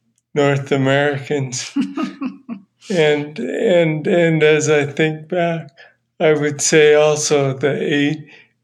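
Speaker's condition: Parkinson's; young onset Parkinson's, first sign tremor, unable to hold microphone, unsteady on feet; diagnosed 20 years ago, forced exercise and cycling as therapy; voice audibly affected now, earlier slowed speech, trouble speaking English some days, voice problems limit storytelling

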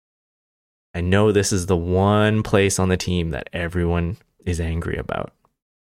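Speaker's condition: No condition

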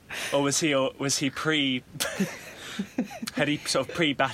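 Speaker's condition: No condition

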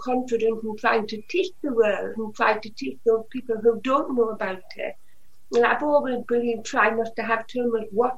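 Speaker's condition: Usher syndrome (deafblindness), profoundly deaf since birth, severe; progressive, cochlear implants after 30 years

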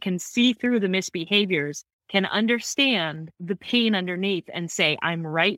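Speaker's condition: No condition

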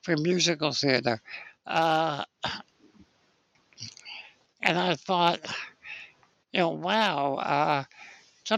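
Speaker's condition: Spinal muscular atrophy; lifelong wheelchair use

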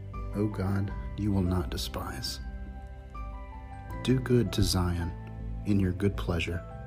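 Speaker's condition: No condition

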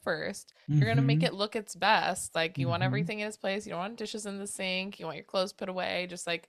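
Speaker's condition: No condition

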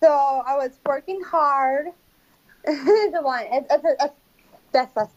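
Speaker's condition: Down syndrome

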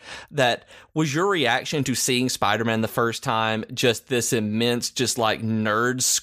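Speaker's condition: No condition

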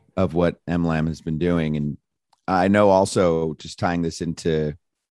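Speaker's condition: No condition

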